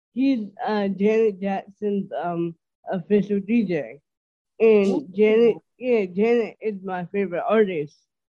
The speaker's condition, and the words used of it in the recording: Dysarthria. So I just thank God that, you know, God blessed me with how I sound now.